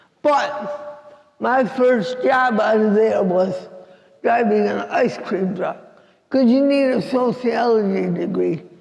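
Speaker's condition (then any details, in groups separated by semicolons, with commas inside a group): Cerebral palsy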